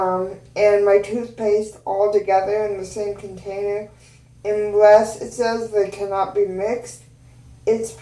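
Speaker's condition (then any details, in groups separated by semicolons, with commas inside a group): Cerebral palsy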